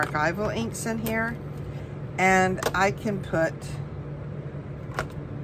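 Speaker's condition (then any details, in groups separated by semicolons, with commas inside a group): No condition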